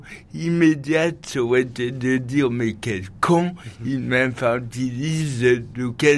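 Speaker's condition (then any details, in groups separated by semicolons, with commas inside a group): Cerebral palsy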